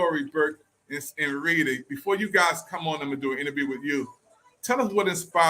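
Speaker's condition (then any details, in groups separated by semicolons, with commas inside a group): No condition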